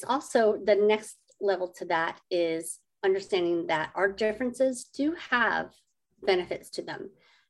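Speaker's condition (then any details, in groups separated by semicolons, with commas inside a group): Cleft lip and palate; adult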